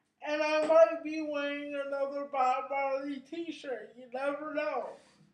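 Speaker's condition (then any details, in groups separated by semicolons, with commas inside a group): Cerebral palsy; brain injury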